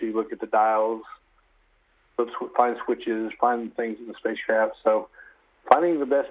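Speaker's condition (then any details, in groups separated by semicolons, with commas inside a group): No condition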